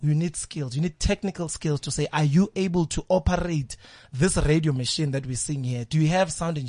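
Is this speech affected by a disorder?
No.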